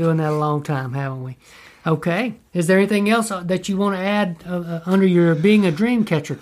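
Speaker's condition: No condition

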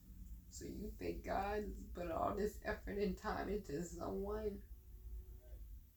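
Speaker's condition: Dysarthria; voice affected

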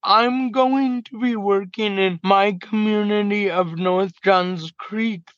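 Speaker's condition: Cerebral palsy; very mild physical disability, slight tremors during the day

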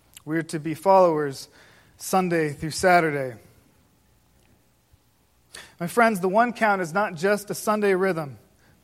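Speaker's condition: No condition

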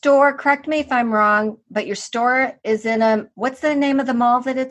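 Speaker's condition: No condition

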